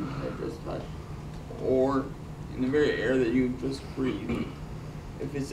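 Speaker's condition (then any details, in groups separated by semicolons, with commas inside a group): Traumatic brain injury; caused by snowmobile collision with truck; relearned talking through speech therapy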